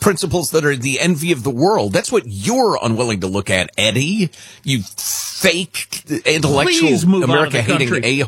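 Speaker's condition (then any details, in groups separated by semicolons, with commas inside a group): No condition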